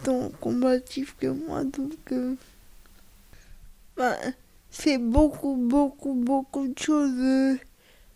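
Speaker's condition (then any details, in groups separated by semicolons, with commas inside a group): Cerebral palsy; wheelchair user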